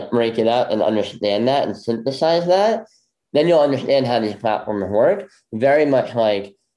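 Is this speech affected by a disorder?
Yes: bilateral cleft lip; congenital bilateral.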